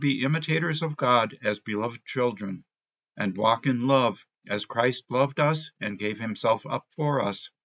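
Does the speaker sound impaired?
No.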